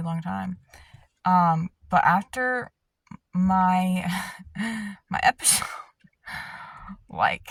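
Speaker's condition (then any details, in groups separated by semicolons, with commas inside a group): No condition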